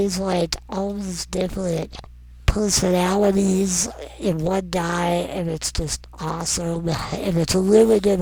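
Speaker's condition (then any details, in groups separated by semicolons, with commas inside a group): Non-progressive muscular dystrophy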